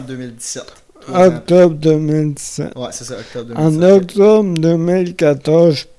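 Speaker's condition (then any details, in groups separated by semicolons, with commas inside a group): Amyotrophic lateral sclerosis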